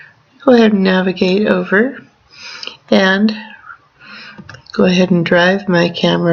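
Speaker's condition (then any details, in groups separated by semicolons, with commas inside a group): No condition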